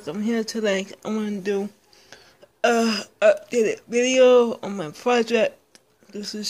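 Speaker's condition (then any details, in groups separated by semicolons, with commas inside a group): Speech impairment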